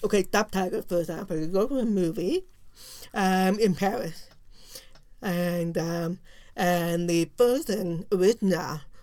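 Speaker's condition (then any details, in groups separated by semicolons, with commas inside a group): Profound deafness; profound deafness left ear, total deafness right ear, diagnosed at age 3, no cochlear implant; learned to speak and lip-read in oral pre-preschool, mainstreamed, little ASL now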